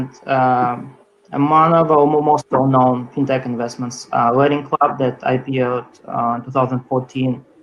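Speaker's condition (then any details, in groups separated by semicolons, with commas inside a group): No condition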